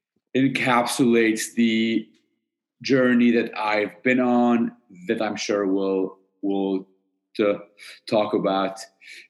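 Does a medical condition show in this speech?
Yes: stutter; debilitating stutter, avoided speaking about two decades, UK speech therapy course, Toastmasters public speaking; still stutters, seasoned stutterer, controls stutter with breathing technique from UK speech therapy course; stutters in all three languages, breathing technique gives more fluent speech; here repeated words, prolonged sounds.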